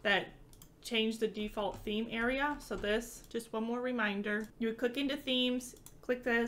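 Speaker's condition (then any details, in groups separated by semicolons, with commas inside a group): No condition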